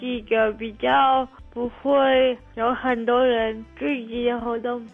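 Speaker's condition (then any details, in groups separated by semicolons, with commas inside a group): Cerebral palsy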